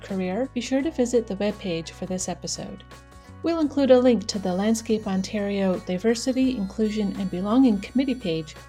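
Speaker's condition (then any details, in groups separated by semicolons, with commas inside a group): No condition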